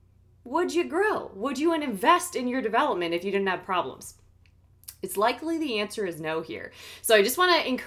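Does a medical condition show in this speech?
No.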